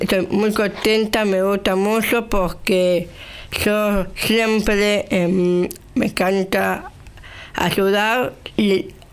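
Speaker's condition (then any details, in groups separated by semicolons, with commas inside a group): Down syndrome; age 35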